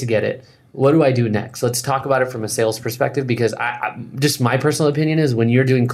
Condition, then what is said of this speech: No condition.